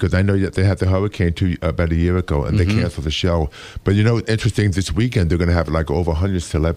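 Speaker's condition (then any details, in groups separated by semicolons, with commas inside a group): Hearing loss; congenital hearing loss, about 80%, two hearing aids whole life; cochlear implant about a year ago, improved clarity and hearing own speech; severe speech impediment from childhood, Mr. Universe interview in Geneva unusable, worked changing speaking and voice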